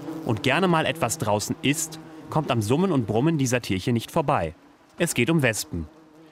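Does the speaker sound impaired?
No.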